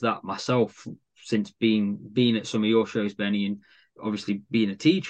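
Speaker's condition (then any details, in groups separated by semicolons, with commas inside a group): No condition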